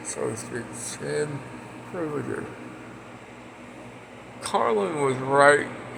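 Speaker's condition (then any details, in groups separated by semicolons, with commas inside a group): Parkinson's; speech impediment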